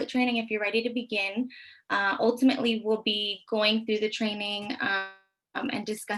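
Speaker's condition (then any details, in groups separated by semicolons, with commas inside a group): No condition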